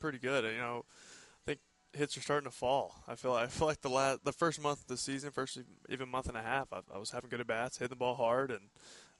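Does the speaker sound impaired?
No.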